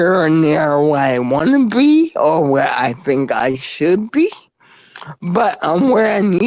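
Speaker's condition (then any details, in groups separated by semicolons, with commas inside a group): Spinocerebellar ataxia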